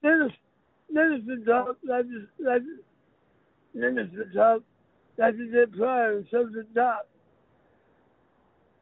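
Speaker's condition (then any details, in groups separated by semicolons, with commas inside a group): Throat cancer; throat cancer survivor, voice box kept, no hole in throat, lasting impact on throat and speech; speech impediment, sounds like a very unique accent, may be hard to understand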